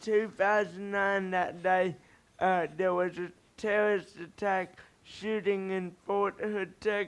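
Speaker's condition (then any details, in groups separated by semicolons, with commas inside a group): Cerebral palsy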